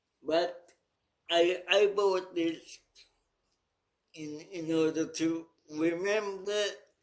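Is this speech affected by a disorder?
Yes: cerebral palsy.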